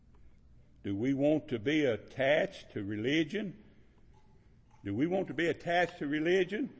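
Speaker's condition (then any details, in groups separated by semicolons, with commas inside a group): No condition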